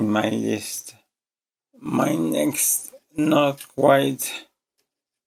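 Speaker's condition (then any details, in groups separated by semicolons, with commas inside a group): ALS; voice severely damaged, hard to understand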